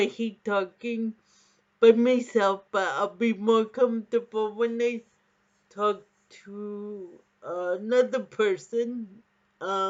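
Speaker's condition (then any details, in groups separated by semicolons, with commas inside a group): Cerebral palsy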